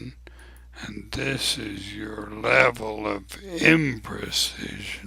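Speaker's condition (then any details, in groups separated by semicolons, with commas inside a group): ALS; abnormally slow voice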